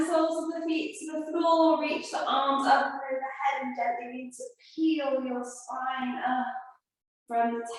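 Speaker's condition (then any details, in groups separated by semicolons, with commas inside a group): No condition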